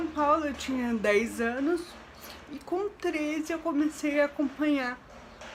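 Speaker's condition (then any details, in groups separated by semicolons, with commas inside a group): Cerebral palsy with dystonia, right hemiparesis with dystonia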